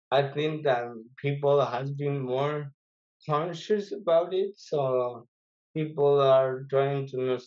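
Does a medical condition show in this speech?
Yes: infantile cerebral palsy; weakness walking.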